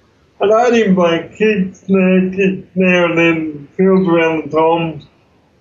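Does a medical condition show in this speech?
Yes: cerebral palsy; congenital, wheelchair user.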